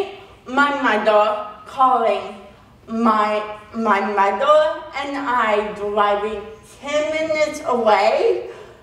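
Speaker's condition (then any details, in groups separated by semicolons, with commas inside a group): Cerebral palsy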